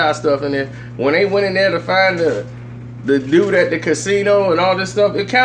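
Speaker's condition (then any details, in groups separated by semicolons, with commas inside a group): No condition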